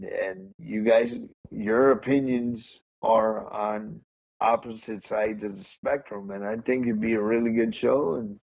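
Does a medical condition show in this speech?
Yes: cerebral palsy; said to be able to speak, see and hear.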